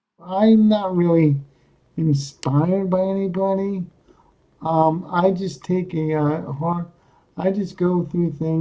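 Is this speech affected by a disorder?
Yes: cerebral palsy; speaks coherently.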